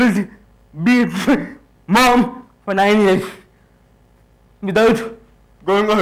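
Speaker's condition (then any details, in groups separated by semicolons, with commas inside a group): Cerebral palsy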